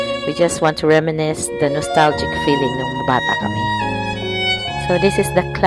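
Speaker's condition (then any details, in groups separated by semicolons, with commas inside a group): No condition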